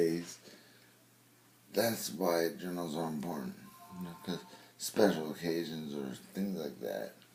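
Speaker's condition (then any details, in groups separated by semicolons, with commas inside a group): Brain injury; car accident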